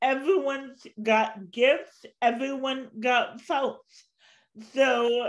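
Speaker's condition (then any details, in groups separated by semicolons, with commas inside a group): Cerebral palsy; since birth, walks with walker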